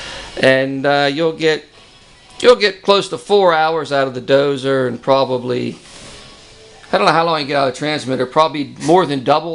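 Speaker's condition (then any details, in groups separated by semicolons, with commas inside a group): No condition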